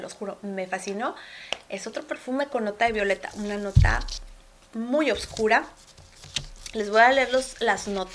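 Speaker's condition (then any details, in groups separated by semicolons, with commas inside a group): No condition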